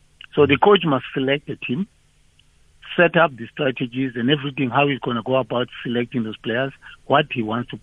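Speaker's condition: No condition

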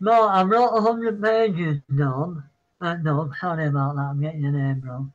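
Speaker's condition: Parkinson's; apologizes mid-sentence

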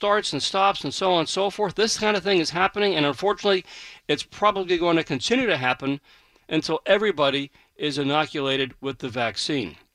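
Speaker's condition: No condition

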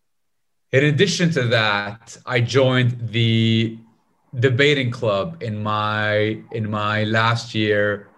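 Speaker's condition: Stutter; lifelong stutter, breathing technique from speech course also done by Gareth Gates, joined Toastmasters; still stutters in six languages, controls stutter with breathing technique; debilitating stutter, avoided speaking about 25 years, stutter evident when speaking, pauses resemble internet lag; repeated sounds, prolonged sounds

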